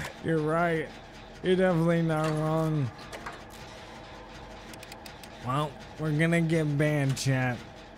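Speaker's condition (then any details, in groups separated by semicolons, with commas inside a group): ALS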